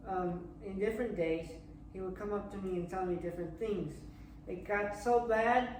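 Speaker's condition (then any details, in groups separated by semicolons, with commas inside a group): Cerebral palsy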